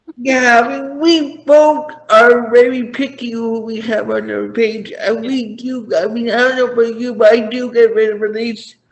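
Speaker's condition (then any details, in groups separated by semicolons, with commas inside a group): Cerebral palsy; from birth; first talked around age five, atypical speech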